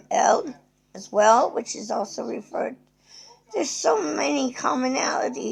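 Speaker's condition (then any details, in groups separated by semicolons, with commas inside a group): Cerebral palsy; present from birth, arthritic hips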